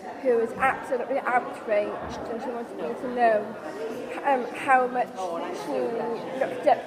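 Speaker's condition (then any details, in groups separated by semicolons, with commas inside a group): Down syndrome; learning disability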